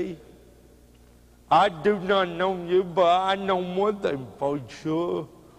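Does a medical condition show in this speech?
Yes: cerebral palsy; speech hard to understand.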